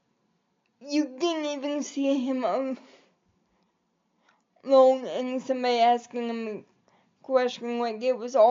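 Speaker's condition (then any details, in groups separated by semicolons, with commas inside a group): Cerebral palsy; able to articulate and speak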